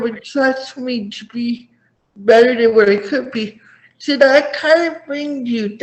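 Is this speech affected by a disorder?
Yes: cerebral palsy; present from birth; did not talk until about age five.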